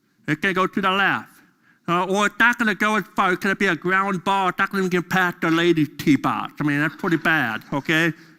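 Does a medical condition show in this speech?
Yes: deafness; deaf during school years.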